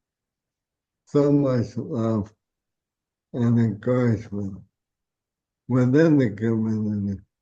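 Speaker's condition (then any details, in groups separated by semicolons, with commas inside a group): ALS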